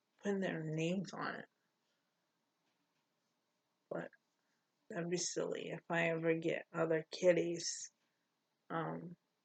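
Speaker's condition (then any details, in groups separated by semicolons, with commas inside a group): Cerebral palsy; poor balance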